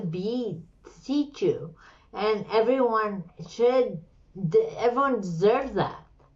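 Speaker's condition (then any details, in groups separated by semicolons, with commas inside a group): Slurred speech; chronic Lyme disease affecting brain; slurred speech, like stroke patient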